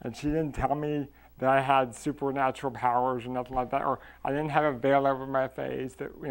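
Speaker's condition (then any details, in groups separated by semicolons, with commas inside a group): Cerebral palsy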